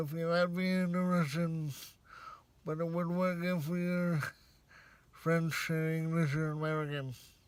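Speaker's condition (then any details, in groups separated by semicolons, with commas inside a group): Cerebral palsy, severe; spastic type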